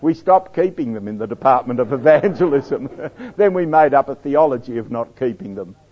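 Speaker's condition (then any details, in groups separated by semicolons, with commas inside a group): No condition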